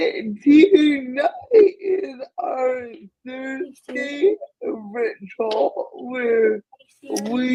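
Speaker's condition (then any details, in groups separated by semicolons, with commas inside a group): Cerebral palsy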